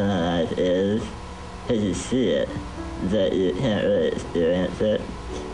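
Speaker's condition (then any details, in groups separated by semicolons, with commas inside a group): Spinal muscular atrophy; diagnosed at three months old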